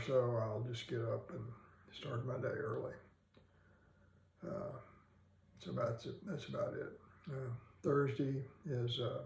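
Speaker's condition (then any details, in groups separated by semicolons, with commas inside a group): Parkinson's disease; no tremor, difficulty standing, slow small gait, typing difficulty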